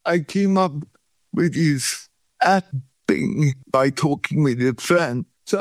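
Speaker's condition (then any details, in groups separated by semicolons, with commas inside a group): Cerebral palsy; feet opposite of Charlie Chaplin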